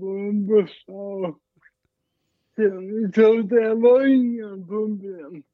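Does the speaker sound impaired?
Yes: cerebral palsy; present from birth, brain oxygen deprivation, heart not beating at delivery, mild; difficulty with fine motor movements like zippers, shoelaces, buttons, uses adapted rifle.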